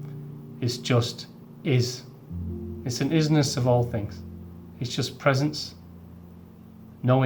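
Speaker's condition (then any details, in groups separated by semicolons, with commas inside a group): No condition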